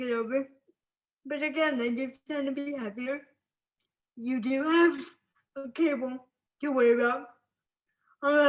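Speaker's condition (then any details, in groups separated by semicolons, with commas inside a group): Spastic cerebral palsy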